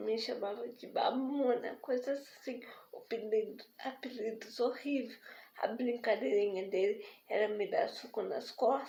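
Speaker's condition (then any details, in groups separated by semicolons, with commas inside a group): Spastic diplegic cerebral palsy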